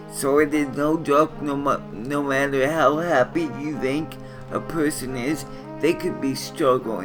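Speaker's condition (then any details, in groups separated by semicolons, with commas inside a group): Cerebral palsy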